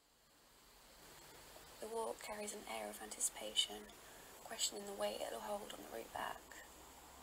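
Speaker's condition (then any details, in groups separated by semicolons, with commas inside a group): No condition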